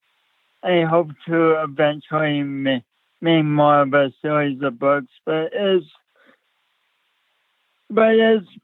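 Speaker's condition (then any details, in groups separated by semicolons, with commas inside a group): Speech impediment; since childhood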